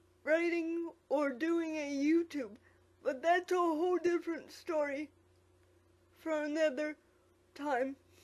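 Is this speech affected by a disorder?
Yes: quadriplegic cerebral palsy.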